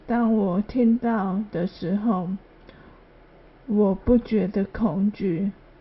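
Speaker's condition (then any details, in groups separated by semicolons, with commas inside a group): ALS; adult onset, hand weakness, arm muscle atrophy, involuntary muscle twitching throughout body, progressive muscle loss; reduced stamina, needs help dressing, brushing teeth, bathing and using phone; slower speech, quieter voice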